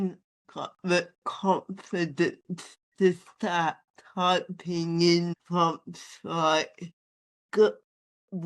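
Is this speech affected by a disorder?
Yes: athetoid spastic cerebral palsy.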